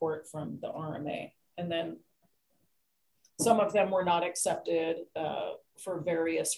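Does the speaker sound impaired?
No.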